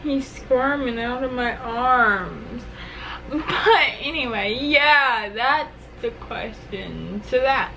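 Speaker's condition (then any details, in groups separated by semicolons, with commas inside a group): Cerebral palsy; much spasticity and tightness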